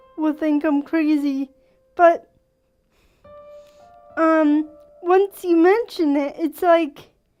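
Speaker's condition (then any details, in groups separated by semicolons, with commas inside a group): Cerebral palsy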